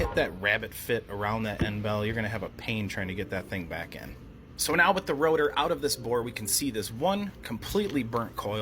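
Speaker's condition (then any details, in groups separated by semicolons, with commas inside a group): No condition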